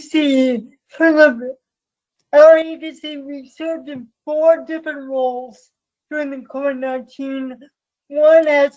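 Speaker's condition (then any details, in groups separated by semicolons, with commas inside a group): Cerebral palsy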